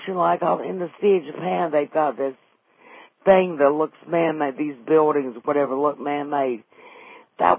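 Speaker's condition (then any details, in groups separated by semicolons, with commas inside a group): Vocal cord paralysis after stroke; wheelchair user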